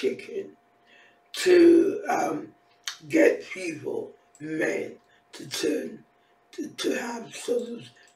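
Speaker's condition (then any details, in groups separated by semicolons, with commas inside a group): Facial palsy; can barely hear own speech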